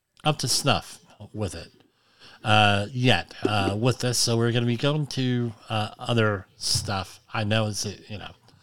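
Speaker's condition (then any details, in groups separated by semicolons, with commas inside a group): Cleft lip and palate; formerly unintelligible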